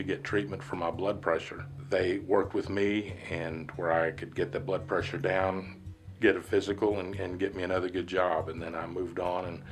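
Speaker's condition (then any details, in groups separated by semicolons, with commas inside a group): No condition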